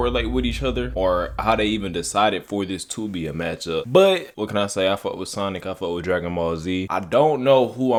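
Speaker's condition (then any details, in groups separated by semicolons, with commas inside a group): No condition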